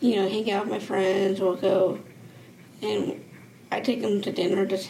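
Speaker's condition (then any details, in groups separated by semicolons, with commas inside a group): Down syndrome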